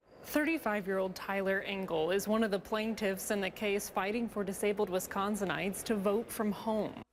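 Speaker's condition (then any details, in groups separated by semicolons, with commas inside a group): No condition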